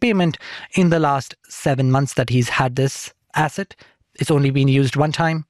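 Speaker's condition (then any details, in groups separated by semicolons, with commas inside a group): No condition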